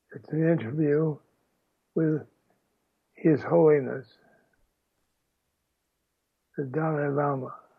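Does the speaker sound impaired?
Yes: aphasia after stroke; speech lost then regained, talking again publicly after stroke; halting speech during recording; halting speech with pauses.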